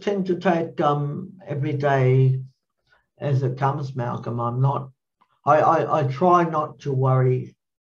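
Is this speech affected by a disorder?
Yes: cerebral palsy, mild.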